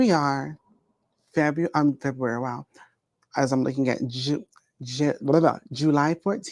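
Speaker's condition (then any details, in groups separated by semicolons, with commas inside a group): No condition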